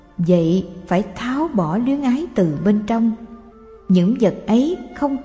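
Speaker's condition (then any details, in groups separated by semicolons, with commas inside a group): No condition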